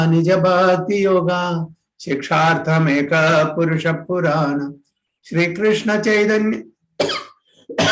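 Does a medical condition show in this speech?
No.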